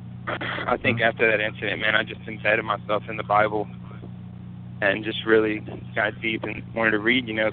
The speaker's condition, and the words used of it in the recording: None; typical speech.